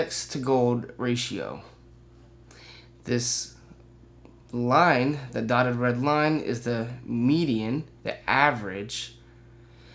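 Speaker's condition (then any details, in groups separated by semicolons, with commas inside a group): No condition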